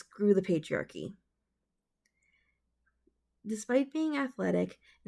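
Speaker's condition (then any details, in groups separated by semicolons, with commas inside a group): No condition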